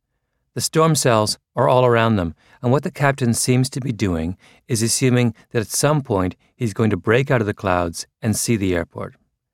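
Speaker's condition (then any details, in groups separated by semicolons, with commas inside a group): No condition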